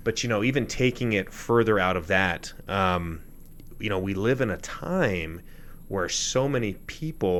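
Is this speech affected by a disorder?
No.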